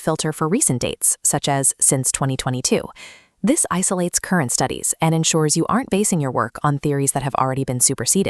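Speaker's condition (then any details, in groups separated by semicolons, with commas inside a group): No condition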